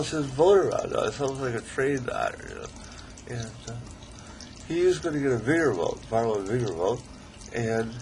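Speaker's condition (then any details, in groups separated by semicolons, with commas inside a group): ALS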